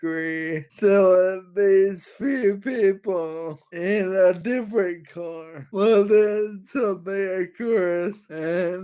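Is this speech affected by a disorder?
Yes: Friedreich's ataxia.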